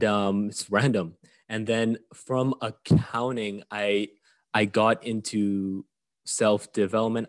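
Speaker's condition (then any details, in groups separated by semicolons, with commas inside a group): Stutter, mild; stutter from about age five, stuttered a lot in job interviews, overcome via self-development, small steps; mostly overcome in past few years, only a bit remains; slight residual stutter; prolonged sounds, blocks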